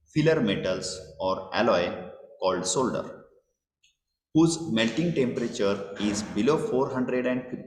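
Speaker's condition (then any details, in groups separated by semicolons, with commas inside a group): No condition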